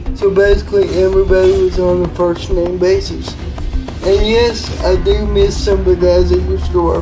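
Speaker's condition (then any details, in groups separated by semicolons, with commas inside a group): Cerebral palsy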